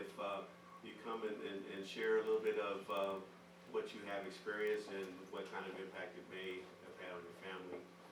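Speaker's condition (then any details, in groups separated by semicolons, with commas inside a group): No condition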